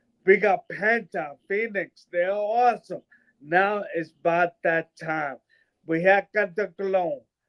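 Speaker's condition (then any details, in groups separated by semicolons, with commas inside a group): Brain bruising; speech bad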